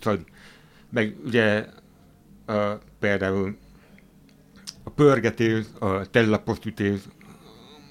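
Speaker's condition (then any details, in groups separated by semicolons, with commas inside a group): Hard of hearing; hearing aid use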